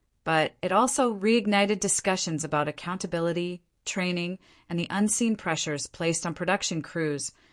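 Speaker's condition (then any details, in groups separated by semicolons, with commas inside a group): No condition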